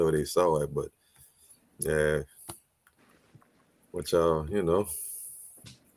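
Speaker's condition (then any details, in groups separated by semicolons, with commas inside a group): No condition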